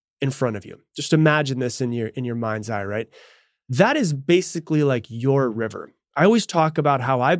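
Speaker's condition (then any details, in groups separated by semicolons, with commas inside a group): No condition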